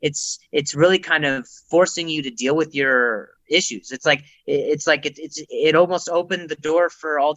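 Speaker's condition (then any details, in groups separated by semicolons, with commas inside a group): Stutter; fall, head injury, concussion, hospitalization, about 10 years ago; much speech therapy, rehab and physical therapy; very physical, unpredictable, varies, swaps out feared words using extensive vocabulary; repeated sounds, repeated words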